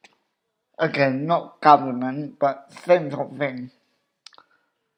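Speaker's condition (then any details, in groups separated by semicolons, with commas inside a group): Cerebral palsy; wheelchair user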